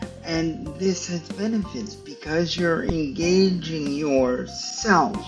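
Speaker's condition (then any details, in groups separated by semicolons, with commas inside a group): Cerebral palsy; stiff muscles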